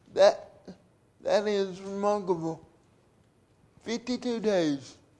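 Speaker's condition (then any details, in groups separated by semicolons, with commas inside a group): Cerebral palsy; from birth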